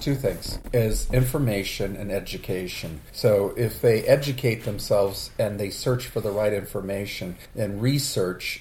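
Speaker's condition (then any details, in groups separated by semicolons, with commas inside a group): No condition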